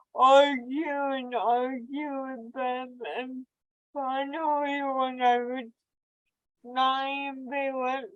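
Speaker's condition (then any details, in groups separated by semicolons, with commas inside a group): Cerebral palsy; much uncontrollable movement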